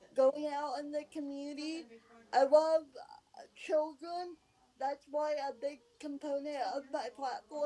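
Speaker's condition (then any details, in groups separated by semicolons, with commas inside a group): Cerebral palsy; caused by infant encephalitis, scoliosis, back surgery, wheelchair user; 23 years, leg cramps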